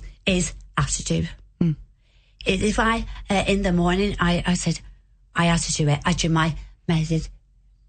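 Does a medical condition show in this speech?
Yes: aphasia; brain injury from congenital AVM, airlifted to Cork hospital, surgery, spasticity in arm and leg; transferred to hospital in Tulnery, ongoing recovery, support from Acquired Brain Injury Ireland; relearned talking at Cork hospital, word-finding difficulty, hesitant, breaks off, needs time.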